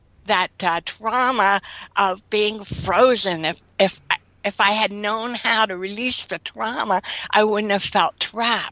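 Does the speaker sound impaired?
Yes: cleft lip and palate; severe congenital cleft lip, no mouth roof, failed surgery 18 months, reconstructions, Eustachian hearing problem.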